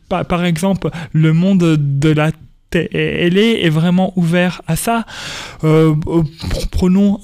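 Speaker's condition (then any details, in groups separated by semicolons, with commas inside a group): Stuttering; age 28, lives with stuttering and accepts it; repeated sounds, prolonged sounds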